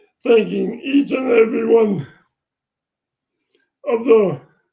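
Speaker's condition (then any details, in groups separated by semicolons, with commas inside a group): Brain injury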